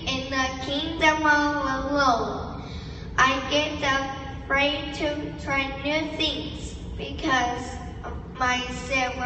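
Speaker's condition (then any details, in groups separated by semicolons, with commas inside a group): Cerebral palsy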